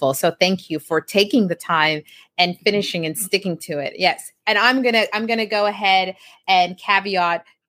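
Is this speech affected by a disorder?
No.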